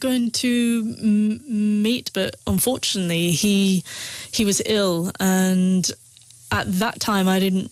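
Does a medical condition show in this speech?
Yes: stammer; stammer since childhood, neurological brain function, not nervousness or psychological, British Stammering Association member; still stutters, needs more time to speak; hid stammer about 10 years by withdrawing, speaking little, feared phone, hid stuttering at uni; here blocks.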